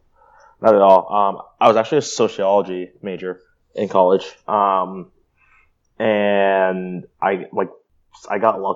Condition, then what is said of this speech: Stuttering. I'm from New York and California, and I stutter a lot.